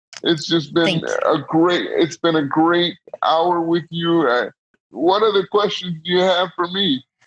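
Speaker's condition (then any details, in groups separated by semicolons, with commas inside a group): Cerebral palsy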